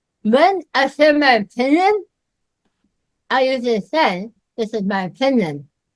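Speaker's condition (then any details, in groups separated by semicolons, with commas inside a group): Myasthenia gravis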